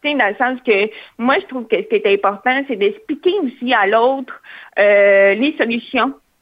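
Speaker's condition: Hearing loss with cochlear implant; hard of hearing, cochlear implant at age 4, operated very young, uses interpreters

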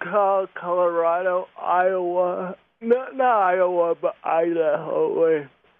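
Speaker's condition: Cerebral palsy; calling in by phone

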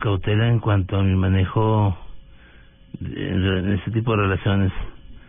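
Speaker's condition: Parkinson's disease; sometimes intelligible

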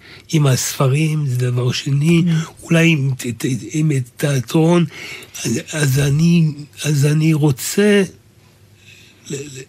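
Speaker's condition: Aphasia; writing and speaking both a struggle

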